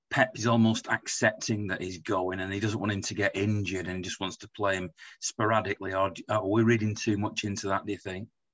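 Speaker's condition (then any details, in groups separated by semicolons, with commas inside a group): No condition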